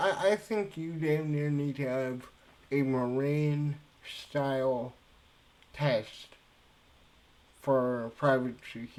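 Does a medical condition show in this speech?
Yes: cerebral palsy.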